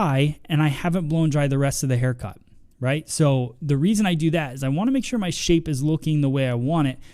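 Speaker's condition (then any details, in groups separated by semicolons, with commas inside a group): No condition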